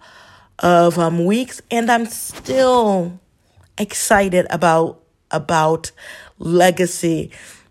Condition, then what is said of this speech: Stuttering. So you will hear me stumble upon words, and that is okay.